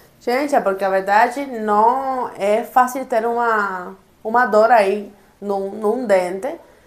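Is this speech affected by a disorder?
No.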